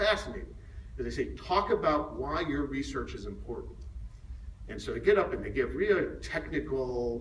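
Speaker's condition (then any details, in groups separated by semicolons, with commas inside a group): No condition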